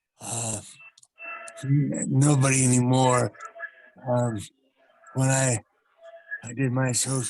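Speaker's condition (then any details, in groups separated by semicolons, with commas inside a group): Traumatic brain injury; car crash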